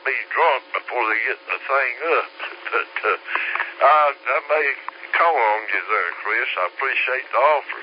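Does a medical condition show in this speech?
Yes: slurred speech; takes 17 different medications.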